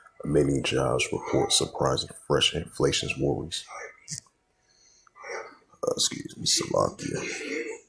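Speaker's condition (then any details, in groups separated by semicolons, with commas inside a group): No condition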